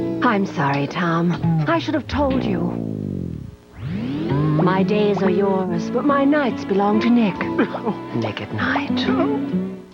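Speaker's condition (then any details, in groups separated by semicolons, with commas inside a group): No condition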